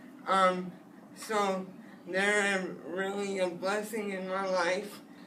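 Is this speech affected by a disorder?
Yes: spastic cerebral palsy.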